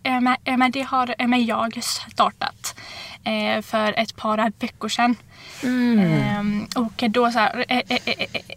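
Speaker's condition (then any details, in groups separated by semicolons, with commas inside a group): Stuttering; uncontrollable, random, unpredictable fluency, varies by day, nervousness sometimes worsens, little personally helps; repeated sounds, prolonged sounds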